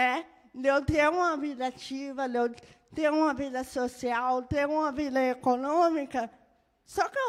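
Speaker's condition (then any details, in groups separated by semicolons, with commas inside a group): Cerebral palsy; birth brain injury; moderate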